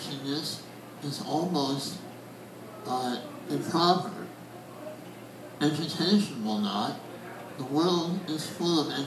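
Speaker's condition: Stage 4 oral cancer, oral/throat cancer; squamous cell carcinoma right soft palate and tonsil, late 40s, radical neck dissection, 6 weeks radiation; 15-year survivor, swallowing lost about 10 years ago, feeding tube, radiation caused lasting problems; cannot swallow, constant dry mouth, taste largely affected

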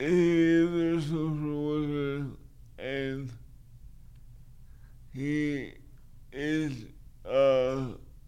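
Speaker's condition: Cerebral palsy; limited use of arms

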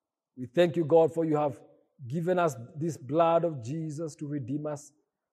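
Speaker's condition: No condition

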